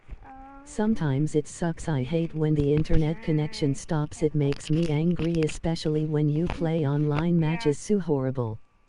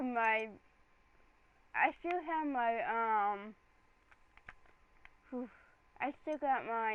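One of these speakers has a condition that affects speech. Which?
The second: cerebral palsy.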